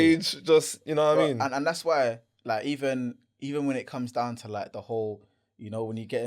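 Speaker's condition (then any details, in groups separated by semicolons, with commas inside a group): No condition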